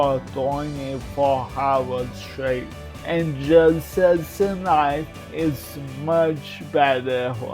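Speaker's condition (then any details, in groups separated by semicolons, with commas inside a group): Cerebral palsy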